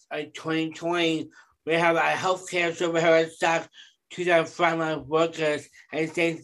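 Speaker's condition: Down syndrome; young man

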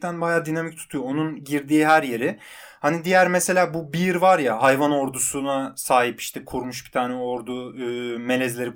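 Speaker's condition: No condition

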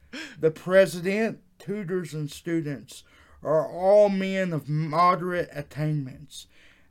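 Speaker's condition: Cerebral palsy; wheelchair user

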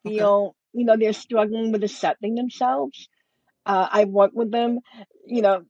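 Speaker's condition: Cleft lip and palate; congenital

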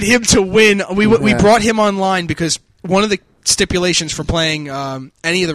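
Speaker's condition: No condition

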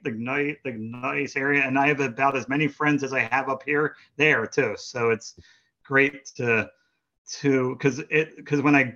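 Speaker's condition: Stuttering; stuttering since childhood; stutters openly without hiding, less fear of speaking, phone calls feared; blocks, formerly substituted words to hide stuttering, stuttered heavily at first public meeting; repeated sounds, repeated words

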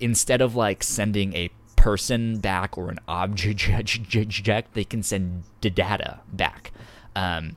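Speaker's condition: Stuttering; described as speech impediment; stutters when talking, stutter sometimes mistaken for shivering from cold; repeated sounds

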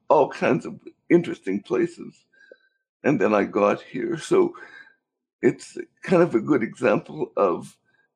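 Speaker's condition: Cerebral palsy; cerebral palsy since birth

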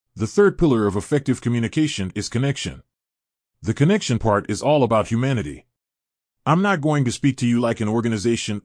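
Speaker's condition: No condition

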